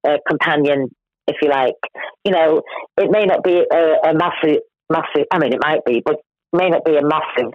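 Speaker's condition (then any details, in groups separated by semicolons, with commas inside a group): Medication-induced stutter, drug-induced (chemotherapy tablets), mild; cancer in hip bone, hip surgery advised, earlier chemotherapy alongside sister Anne; mild stutter caused by chemotherapy tablets; repeated sounds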